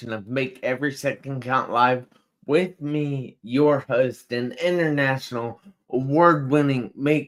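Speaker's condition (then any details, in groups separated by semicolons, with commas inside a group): Traumatic brain injury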